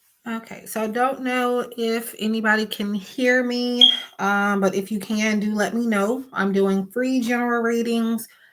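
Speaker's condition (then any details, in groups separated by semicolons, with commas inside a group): No condition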